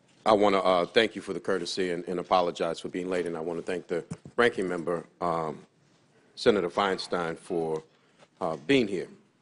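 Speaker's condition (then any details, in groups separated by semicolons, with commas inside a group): No condition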